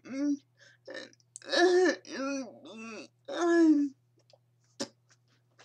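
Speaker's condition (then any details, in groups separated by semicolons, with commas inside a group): Cerebral palsy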